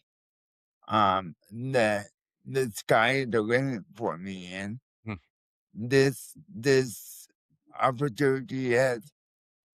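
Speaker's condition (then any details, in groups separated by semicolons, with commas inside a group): Cerebral palsy; uses wheelchair; wheelchair for 41 years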